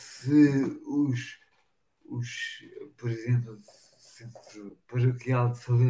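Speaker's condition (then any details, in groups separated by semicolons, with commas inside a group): Machado-Joseph disease (sca3)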